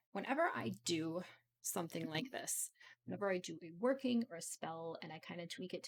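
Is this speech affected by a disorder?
No.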